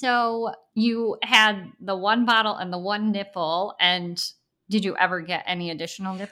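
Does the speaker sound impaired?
Yes: bilateral cleft lip and palate; congenital, born essentially without palate, unable to breastfeed, infant palatal obturator, multiple surgeries including jaw surgery.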